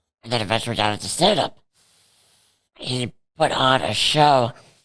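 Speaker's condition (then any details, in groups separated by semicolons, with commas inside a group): Cerebral palsy; present from birth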